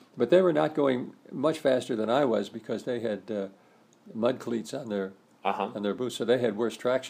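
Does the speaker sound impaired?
Yes: Parkinson's disease; about 10-11 years since diagnosis, age 79, walks almost daily, regular yoga practice, good posture.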